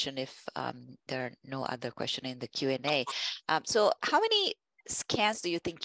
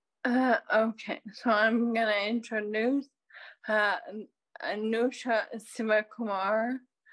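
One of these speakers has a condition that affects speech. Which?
The second: Friedreich's ataxia; diagnosed 15 years ago.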